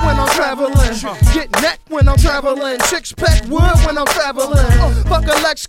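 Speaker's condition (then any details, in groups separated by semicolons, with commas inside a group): No condition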